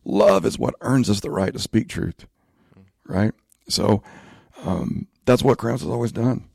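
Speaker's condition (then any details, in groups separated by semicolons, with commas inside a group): Spasmodic dysphonia; voice issue, asks listeners to excuse voice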